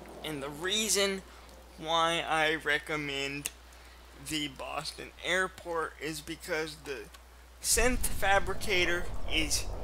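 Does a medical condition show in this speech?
Yes: cerebral palsy, mild.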